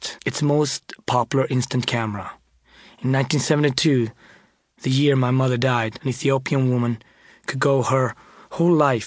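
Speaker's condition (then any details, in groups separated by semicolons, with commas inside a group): No condition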